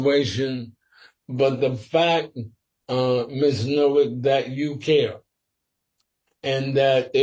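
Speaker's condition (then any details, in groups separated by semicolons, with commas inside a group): Sporadic ALS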